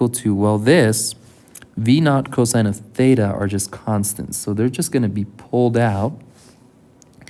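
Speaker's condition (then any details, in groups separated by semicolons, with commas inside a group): No condition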